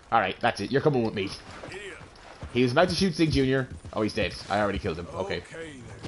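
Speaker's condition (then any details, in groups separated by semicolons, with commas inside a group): No condition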